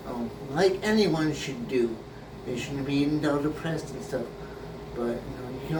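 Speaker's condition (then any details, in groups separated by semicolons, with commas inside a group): Brain injury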